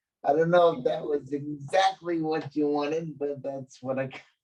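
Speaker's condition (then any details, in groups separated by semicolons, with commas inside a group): Cerebral palsy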